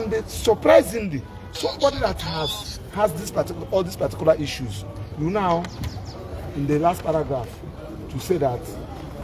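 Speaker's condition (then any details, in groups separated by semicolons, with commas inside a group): No condition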